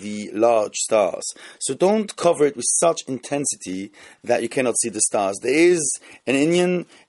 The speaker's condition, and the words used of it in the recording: No condition.